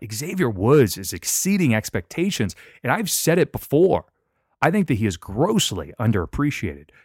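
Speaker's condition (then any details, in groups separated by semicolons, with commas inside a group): No condition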